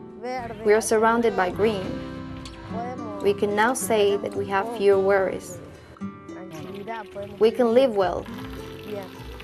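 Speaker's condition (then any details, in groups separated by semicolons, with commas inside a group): No condition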